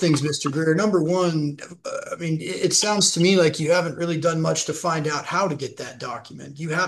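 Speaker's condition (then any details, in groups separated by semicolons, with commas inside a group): No condition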